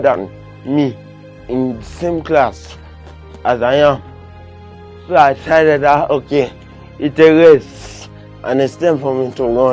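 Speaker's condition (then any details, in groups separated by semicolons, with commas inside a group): Cerebral palsy; limits movement and coordination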